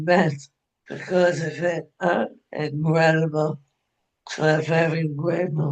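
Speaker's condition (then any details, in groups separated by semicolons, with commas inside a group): ALS; diagnosed after 10 months of tests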